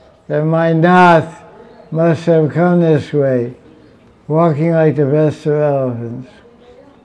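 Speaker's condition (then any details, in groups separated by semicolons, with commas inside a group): Deafness; unsure of microphone volume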